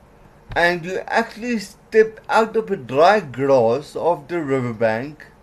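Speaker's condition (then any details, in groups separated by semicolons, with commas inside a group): Cerebral palsy; some words unclear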